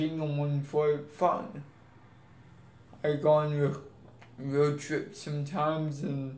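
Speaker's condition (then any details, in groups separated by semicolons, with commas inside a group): Cerebral palsy; affects legs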